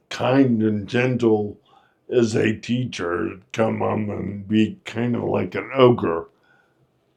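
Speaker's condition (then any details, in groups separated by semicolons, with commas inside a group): Friedreich's ataxia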